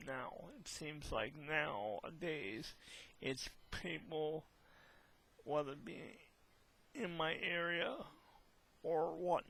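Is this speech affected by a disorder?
Yes: hemiplegic cerebral palsy; past speech impediment, largely fixed by speech therapy.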